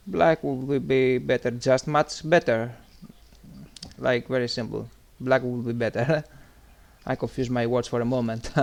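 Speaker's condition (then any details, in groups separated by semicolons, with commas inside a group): No condition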